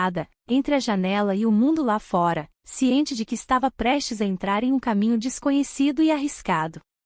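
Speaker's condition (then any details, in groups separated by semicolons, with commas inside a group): No condition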